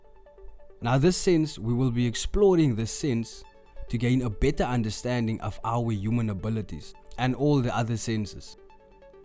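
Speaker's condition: No condition

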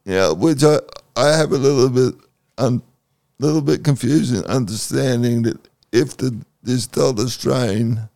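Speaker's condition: Cerebral palsy; second COVID vaccine dose

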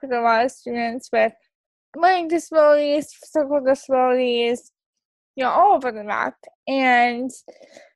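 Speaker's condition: Cerebral palsy; wheelchair use, onset before birth

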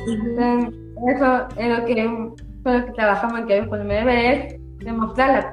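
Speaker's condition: Down syndrome; from birth

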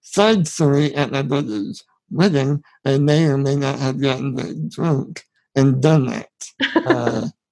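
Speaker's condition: Spinal muscular atrophy, severe; genetic

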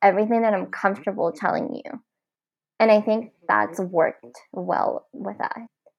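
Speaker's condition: Cleft palate; visible differences of mouth

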